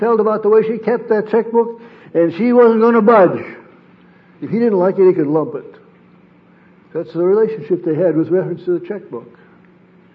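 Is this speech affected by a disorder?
Yes: Parkinson's disease; sleep disrupted.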